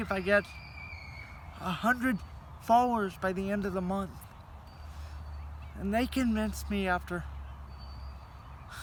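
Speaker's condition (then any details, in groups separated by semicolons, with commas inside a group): Cerebral palsy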